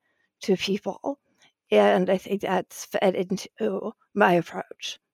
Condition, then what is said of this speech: Spasmodic dysphonia. Speaking with the voice you have, even if it shakes, as the saying goes, is better than not.